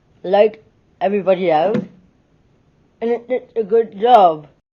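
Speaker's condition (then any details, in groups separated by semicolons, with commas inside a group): Cerebral palsy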